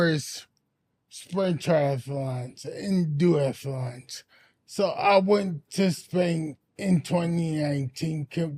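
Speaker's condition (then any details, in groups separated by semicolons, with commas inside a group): Anoxic brain injury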